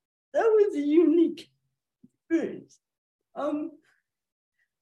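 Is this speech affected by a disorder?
Yes: cerebral palsy, quadriplegia; born 2.6 pounds at University of Michigan Hospital Ann Arbor, cannot use arms, legs; self-described clear voice, dry throat during talk, hosts want to understand better.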